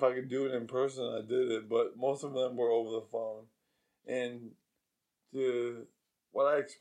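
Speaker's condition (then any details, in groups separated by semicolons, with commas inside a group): ALS; progressive weakness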